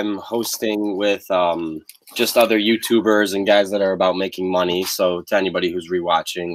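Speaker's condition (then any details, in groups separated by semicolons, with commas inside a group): No condition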